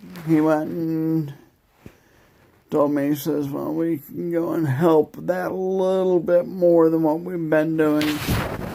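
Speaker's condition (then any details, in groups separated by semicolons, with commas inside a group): Multiple sclerosis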